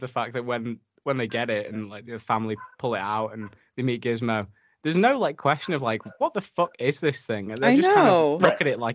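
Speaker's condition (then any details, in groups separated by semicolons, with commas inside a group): No condition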